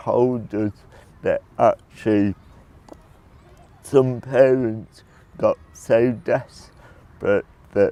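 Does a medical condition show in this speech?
Yes: cerebral palsy; early prognosis of never talking.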